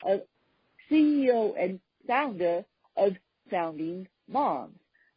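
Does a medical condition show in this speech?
Yes: cerebral palsy; speech impediment.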